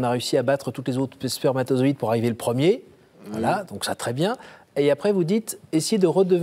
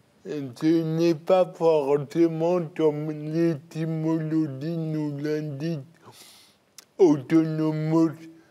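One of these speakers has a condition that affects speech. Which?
The second: cerebral palsy; birth injury.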